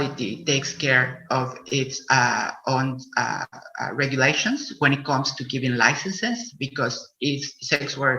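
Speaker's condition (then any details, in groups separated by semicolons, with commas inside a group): No condition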